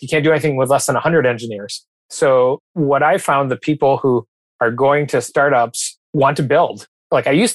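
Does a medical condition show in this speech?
No.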